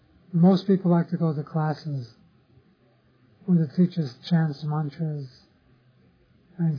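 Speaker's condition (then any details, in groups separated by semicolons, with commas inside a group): Parkinson's disease; others offer remedies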